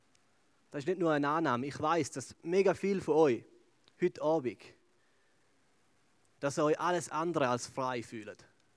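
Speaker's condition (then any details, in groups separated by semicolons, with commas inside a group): No condition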